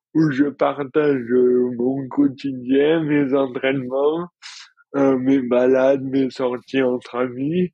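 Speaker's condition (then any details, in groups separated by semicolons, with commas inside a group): Dystonia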